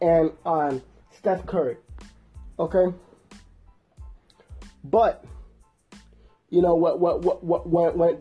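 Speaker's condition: Stuttering; may stutter during podcast; repeated sounds, repeated words

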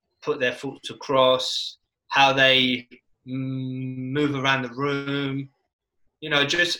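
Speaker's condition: Stuttering; stressful period, speech not perfect during daily work calls and with family; good and bad speech days, ups and downs, speech not always brilliant; blocks

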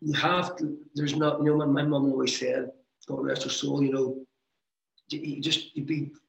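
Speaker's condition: Stammer; bad stammer since childhood, repetitions as child, speech therapy twice weekly in Lisbon as child; about 40 years since onset, s sounds poor today, still stammers in speeches; trouble with s, avoids s words, takes breath before s words; repeated sounds

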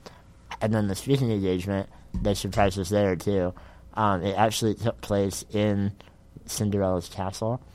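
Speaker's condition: Spinal muscular atrophy; uses expensive wheelchair

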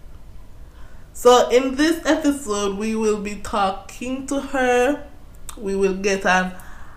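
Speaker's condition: Cerebral palsy

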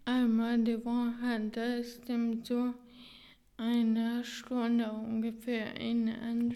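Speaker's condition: Ataxia, severe; hereditary ataxia

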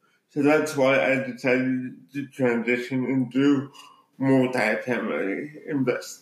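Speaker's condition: Cerebral palsy

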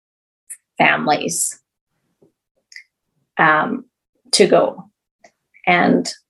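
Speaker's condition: Aphasia after stroke; speech lost after stroke, Interact intensive aphasia program in Halifax at 2 years, improved speech rate

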